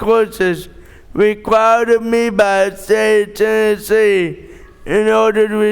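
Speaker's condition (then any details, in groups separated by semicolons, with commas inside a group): Cerebral palsy; born premature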